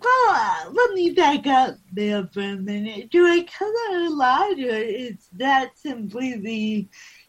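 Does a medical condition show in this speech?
Yes: cerebral palsy.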